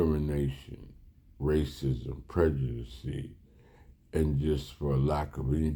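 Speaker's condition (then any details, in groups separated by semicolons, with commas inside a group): Slurred speech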